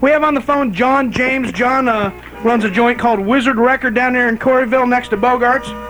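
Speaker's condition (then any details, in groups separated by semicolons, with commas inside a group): No condition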